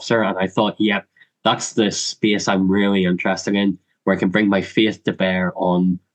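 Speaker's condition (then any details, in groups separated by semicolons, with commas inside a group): Cleft lip and palate; congenital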